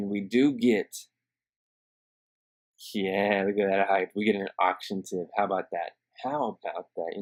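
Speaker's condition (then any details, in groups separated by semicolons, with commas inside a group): No condition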